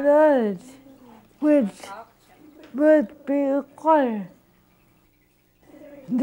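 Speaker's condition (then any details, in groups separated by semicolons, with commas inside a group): Cerebral palsy; quadriplegic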